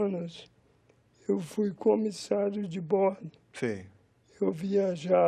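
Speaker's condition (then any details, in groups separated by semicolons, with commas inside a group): Amyotrophic lateral sclerosis; about six years since onset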